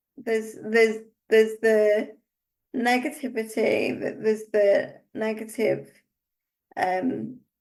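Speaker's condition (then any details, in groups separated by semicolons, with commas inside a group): Cerebral palsy; uses wheelchair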